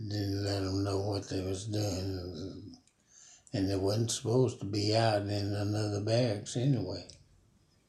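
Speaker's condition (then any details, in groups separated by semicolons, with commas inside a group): Parkinson's disease; never broken a bone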